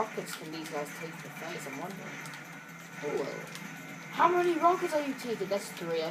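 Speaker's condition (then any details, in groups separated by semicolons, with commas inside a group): No condition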